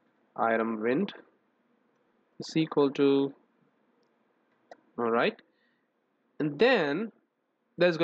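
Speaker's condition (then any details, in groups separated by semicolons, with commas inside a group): No condition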